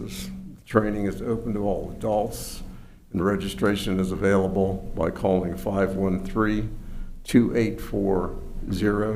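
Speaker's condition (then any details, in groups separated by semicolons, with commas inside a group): No condition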